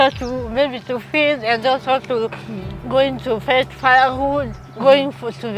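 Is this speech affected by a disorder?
Yes: cerebral palsy; from birth.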